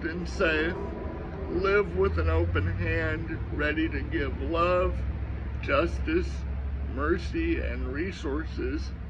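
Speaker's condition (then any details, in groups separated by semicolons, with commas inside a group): Cerebral palsy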